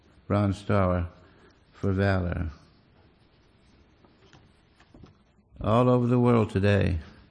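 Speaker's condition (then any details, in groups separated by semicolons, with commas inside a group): Parkinson's disease; Parkinson's disease diagnosed 15 years ago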